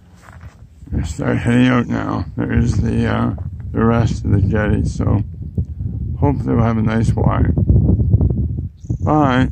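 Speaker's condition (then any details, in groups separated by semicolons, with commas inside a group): Oral cancer; base of tongue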